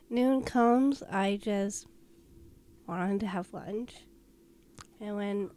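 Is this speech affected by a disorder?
Yes: Down syndrome.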